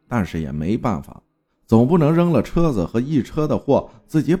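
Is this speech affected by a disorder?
No.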